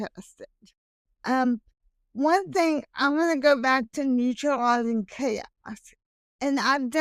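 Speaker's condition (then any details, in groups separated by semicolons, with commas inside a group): Hemiplegic cerebral palsy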